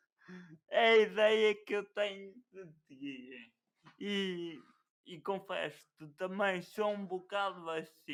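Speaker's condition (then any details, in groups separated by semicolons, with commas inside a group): Cerebral palsy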